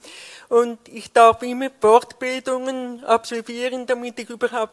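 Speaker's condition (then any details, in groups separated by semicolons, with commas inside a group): Deafness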